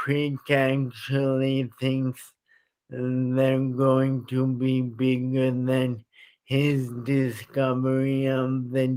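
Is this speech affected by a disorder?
Yes: traumatic brain injury.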